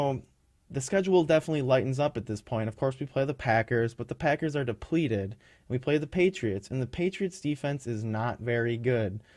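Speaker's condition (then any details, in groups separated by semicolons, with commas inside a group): No condition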